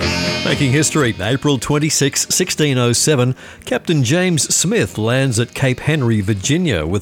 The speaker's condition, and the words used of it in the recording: None; typical speech.